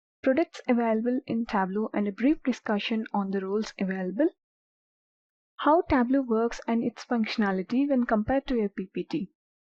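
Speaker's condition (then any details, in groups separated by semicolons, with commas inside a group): No condition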